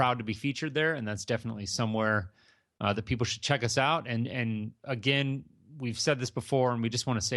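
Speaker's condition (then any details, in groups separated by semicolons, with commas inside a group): No condition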